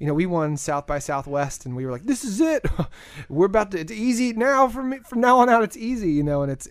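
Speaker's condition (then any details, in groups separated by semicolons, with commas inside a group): No condition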